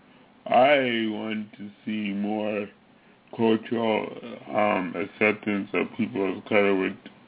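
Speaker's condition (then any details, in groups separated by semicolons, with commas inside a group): Cerebral palsy; cannot be hidden when acting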